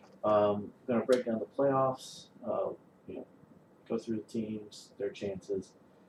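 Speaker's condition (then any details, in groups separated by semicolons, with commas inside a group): No condition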